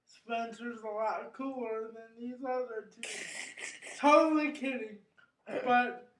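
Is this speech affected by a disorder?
Yes: cerebral palsy; brain injury.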